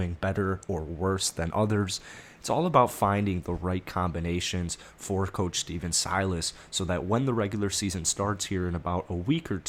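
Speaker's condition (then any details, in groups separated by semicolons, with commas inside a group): No condition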